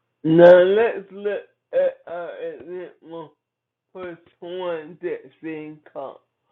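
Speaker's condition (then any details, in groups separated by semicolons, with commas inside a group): Cerebral palsy; from birth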